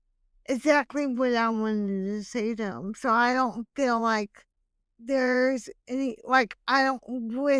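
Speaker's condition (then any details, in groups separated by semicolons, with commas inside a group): Hemiplegic cerebral palsy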